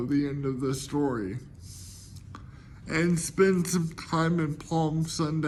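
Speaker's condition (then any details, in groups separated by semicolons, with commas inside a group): Cerebral palsy; speaks slower at times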